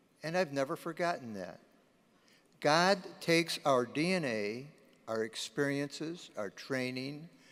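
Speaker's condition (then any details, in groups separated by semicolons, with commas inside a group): No condition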